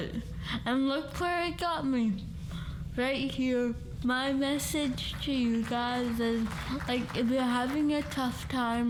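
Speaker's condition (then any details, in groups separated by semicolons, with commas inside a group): Cerebral palsy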